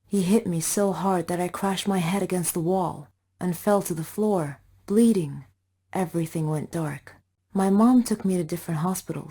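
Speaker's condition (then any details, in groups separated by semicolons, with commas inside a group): No condition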